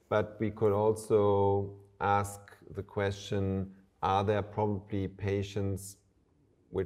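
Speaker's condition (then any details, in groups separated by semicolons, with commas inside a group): No condition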